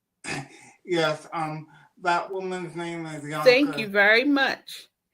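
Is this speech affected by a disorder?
Yes: cerebral palsy; oxygen loss at birth.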